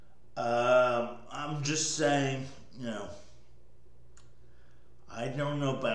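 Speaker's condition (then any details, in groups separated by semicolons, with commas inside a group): Cerebral palsy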